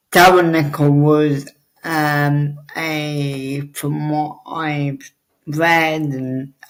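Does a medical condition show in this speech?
Yes: cerebral palsy; obvious speech impediment.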